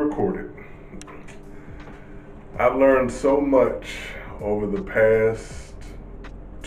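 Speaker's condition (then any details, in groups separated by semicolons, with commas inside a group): No condition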